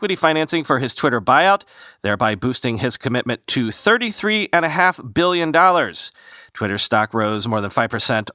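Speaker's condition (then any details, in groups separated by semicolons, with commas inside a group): No condition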